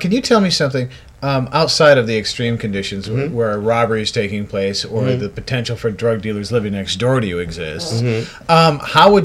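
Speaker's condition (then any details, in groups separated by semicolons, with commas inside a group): No condition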